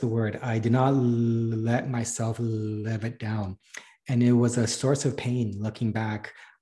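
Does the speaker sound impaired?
Yes: stuttering; lifelong stuttering, about three decades, stuttered a lot in high school; stutters much less now than before; stutters more when not podcasting, once avoided words like Toronto, stutters own name when disclosing; here prolonged sounds.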